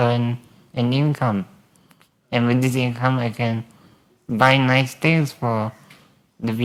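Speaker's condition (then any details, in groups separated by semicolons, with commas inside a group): Spinal muscular atrophy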